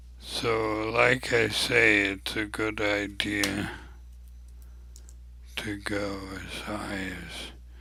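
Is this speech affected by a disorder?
Yes: ALS; abnormally slow voice.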